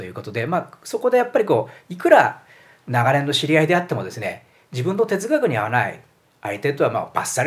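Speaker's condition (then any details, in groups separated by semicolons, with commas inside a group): No condition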